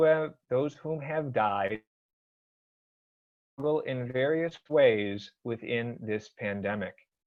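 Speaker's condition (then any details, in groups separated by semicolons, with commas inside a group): No condition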